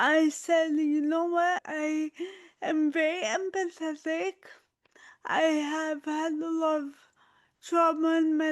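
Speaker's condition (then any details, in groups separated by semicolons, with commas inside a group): Autoimmune disease, spinal cord injury; acquired at age 25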